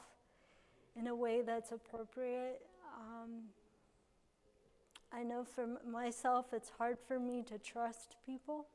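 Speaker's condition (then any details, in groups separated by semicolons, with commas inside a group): Cerebral palsy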